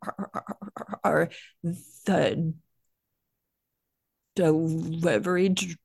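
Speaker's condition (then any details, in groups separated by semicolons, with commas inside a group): Stuttering; stutter since childhood, more severe when younger; prolonged sounds, blocks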